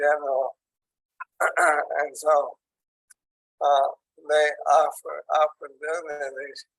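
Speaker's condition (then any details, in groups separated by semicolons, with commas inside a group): ALS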